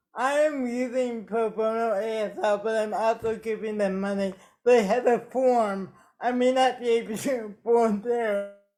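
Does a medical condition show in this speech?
Yes: cerebral palsy; affects speech.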